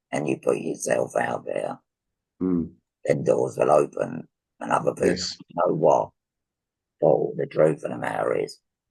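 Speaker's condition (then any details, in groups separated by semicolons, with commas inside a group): Laryngectomy for laryngeal cancer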